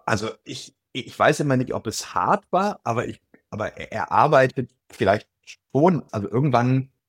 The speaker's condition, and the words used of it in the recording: Stuttering. Ich bin heute ein anderer Stotterer, als ich vor 20 Jahren war.